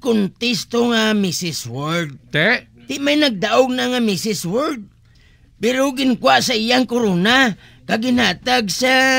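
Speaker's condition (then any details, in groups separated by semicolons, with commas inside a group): No condition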